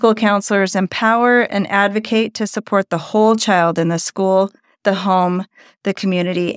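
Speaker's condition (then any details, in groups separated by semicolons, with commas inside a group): No condition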